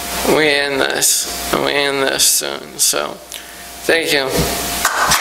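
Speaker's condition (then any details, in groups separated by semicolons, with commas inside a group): ALS; recently diagnosed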